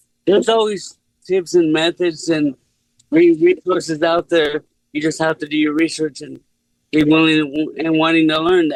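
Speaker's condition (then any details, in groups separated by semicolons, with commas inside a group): Cerebral palsy; speech unaffected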